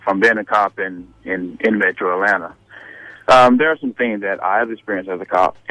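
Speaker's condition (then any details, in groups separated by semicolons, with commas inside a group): No condition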